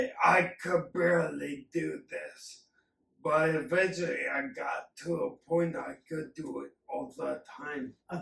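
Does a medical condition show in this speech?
Yes: acquired and hereditary ataxia; voice improved since starting training.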